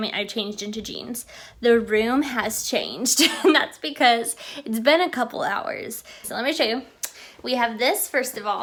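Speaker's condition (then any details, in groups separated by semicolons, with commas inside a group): No condition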